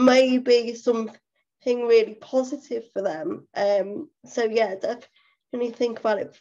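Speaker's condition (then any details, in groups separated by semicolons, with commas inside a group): Cerebral palsy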